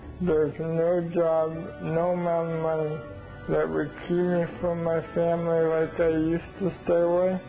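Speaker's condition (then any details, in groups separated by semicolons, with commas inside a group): ALS; diagnosed as adult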